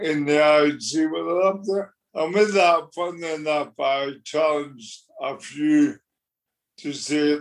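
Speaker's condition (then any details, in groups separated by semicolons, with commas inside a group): Motor neurone disease; progressive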